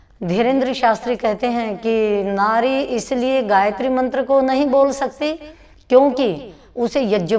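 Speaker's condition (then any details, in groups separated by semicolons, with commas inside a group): No condition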